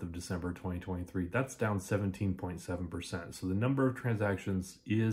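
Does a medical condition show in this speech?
No.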